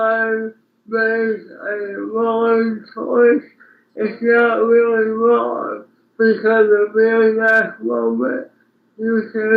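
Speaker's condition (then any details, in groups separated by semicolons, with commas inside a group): Speech impairment after birth surgery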